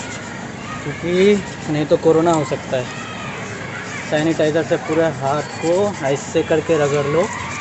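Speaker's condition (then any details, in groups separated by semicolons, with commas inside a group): No condition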